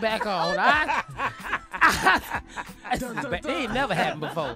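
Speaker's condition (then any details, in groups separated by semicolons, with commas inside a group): No condition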